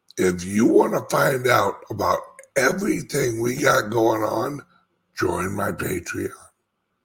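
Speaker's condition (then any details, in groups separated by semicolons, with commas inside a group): Speech impediment; says barely able to talk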